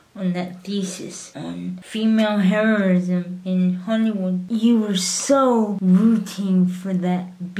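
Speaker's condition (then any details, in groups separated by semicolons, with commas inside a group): Cerebral palsy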